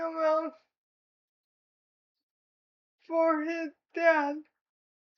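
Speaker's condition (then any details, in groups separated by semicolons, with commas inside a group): Cerebral palsy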